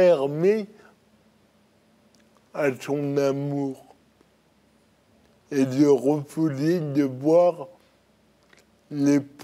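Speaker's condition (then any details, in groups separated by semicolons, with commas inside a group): Cerebral palsy; birth injury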